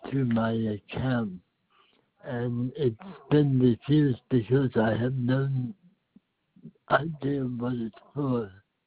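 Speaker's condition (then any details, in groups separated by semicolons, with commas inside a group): Speech impediment; has to talk slow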